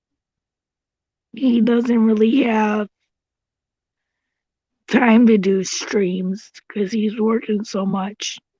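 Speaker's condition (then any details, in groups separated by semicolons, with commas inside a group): Cerebral palsy; tracheotomy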